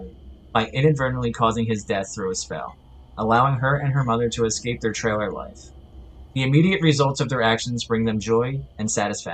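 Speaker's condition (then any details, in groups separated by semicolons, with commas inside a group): No condition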